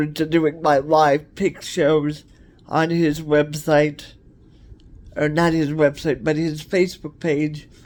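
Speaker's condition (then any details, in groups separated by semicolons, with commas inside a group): Cerebral palsy; cerebral palsy, wheelchair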